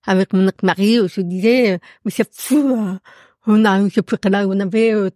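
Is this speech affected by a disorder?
Yes: profound congenital deafness; workplace accommodation enabling phone calls, written transcription of meetings.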